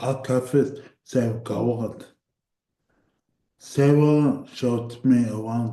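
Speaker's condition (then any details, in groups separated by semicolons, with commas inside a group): Cerebral palsy; voice tires at times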